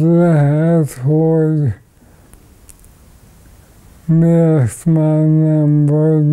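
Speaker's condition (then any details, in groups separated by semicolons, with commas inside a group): ALS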